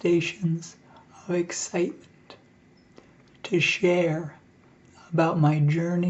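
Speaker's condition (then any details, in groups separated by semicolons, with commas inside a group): ALS; struggles to breathe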